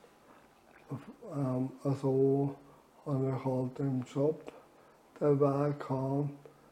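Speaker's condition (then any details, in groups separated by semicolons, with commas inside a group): ALS; reduced air makes talking effortful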